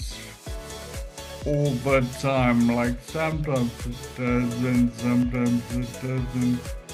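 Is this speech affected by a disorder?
Yes: Friedreich's ataxia, ataxic dysarthria; spasticity.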